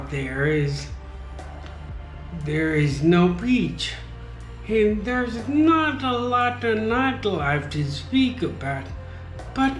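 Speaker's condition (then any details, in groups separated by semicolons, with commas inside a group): Traumatic brain injury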